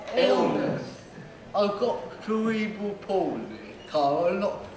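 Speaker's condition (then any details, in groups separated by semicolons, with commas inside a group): Cerebral palsy; from birth; speech possibly hard to understand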